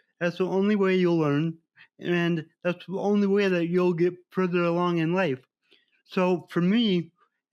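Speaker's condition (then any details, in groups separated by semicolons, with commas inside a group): Cerebral palsy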